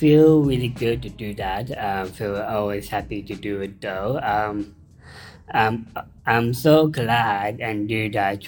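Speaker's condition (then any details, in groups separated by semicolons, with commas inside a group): Down syndrome; intellectual disability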